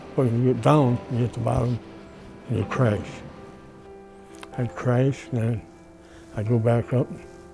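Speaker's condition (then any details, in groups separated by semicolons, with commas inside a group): Parkinson's disease; deep brain stimulation implant, helped tremor; advanced, duopa therapy, DBS used only at night, walks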